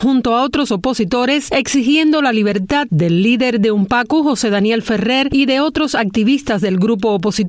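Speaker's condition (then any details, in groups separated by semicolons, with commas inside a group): No condition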